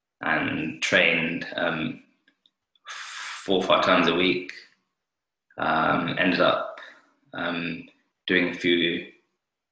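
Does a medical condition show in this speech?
Yes: stutter; childhood onset, started speaking at two, fluent about two years then blocking began, speech therapy until about seven or eight with therapist Jackie; milder than before, blocks still happen at times; blocks and freezes, worse with authority figures and professional situations, easier with other stutterers; here prolonged sounds.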